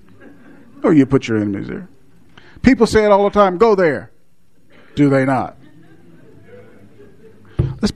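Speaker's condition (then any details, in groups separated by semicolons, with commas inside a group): No condition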